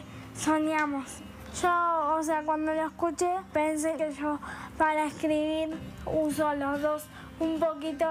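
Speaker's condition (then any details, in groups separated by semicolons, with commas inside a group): Cerebral palsy; motor disorder, all four limbs, from birth, premature; 14 years old, not independent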